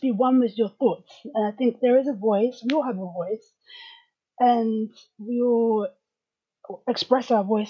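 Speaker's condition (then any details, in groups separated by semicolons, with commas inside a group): Stammering; stammer since about age five, caused by childhood trauma, daily, not controllable, affects English and Italian; talking quite fluently, some words or syllables still trip up; mostly fluent, bouncing on words or letters, uses io in Italian; prolonged sounds, blocks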